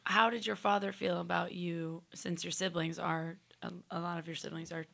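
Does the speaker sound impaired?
No.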